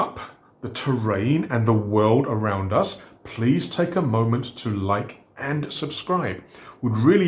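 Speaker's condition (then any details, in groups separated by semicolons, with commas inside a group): No condition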